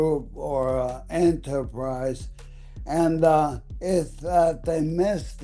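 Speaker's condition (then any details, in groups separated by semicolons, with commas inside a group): ALS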